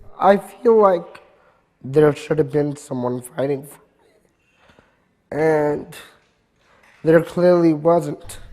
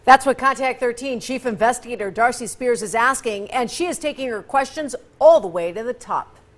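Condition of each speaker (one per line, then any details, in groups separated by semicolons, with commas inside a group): Cerebral palsy; cognition not affected
No condition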